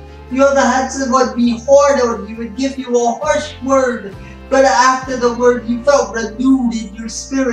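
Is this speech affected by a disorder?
Yes: spastic cerebral palsy.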